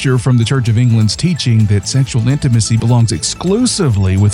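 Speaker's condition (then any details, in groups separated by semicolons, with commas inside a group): No condition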